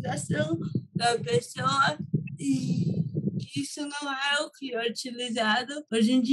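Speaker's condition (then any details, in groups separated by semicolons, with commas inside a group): Cerebral palsy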